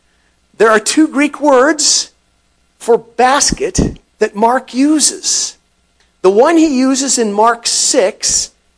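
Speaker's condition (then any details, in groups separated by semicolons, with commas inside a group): No condition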